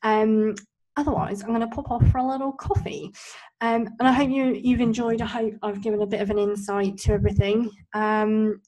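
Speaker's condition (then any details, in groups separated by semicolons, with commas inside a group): Cleft lip and palate; congenital cleft, born with cleft; only three speech and language therapy sessions before discharge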